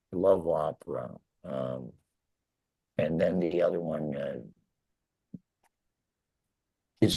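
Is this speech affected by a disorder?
Yes: laryngectomy; 11 years since surgery.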